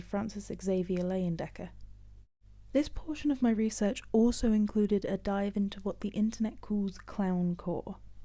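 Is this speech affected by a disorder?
No.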